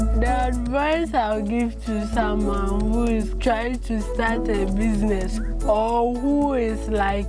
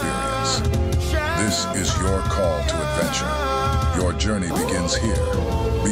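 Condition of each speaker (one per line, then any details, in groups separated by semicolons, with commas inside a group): Cerebral palsy; from birth; 24 years since onset
No condition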